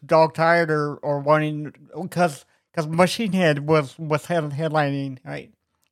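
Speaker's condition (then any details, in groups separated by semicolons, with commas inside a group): Cerebral palsy; congenital, doctors told mother he likely could not walk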